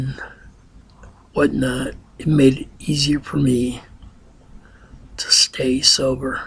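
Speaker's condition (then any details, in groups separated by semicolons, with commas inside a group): Ataxia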